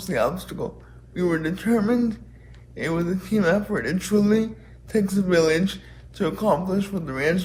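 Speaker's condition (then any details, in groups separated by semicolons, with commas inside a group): Cerebral palsy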